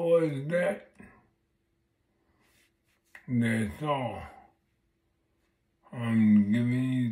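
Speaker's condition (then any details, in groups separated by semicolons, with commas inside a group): Multiple sclerosis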